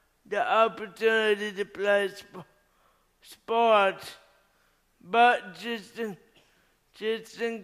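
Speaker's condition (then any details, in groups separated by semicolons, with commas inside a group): Cerebral palsy; arm paralysis with muscle contraction, uses left hand only; three botox shots every 3 months at Vanderbilt relax arm muscles, allow straightening arm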